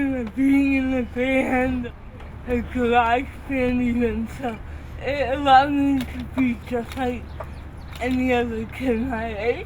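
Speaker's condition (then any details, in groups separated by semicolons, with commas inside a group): Cerebral palsy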